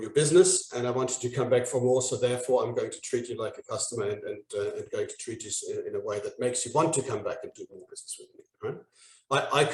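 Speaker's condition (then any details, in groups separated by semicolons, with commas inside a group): No condition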